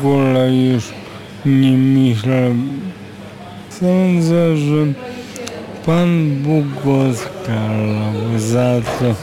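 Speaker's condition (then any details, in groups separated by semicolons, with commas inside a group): Aphasia; 1% survival odds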